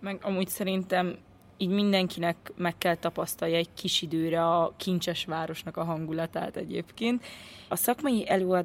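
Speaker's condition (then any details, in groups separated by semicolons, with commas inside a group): No condition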